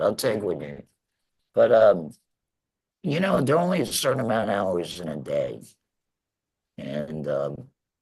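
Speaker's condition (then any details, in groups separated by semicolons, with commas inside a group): Laryngectomy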